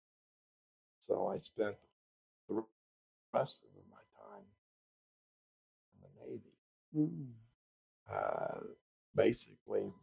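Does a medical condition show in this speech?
Yes: speech impediment.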